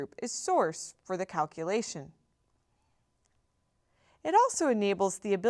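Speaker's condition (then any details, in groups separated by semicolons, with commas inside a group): No condition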